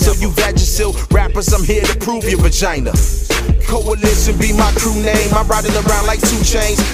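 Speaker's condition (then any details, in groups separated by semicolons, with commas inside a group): No condition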